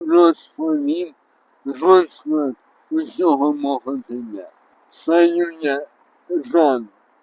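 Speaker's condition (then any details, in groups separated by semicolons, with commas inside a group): Traumatic brain injury; car crash, many impairments; in rehab, pool therapy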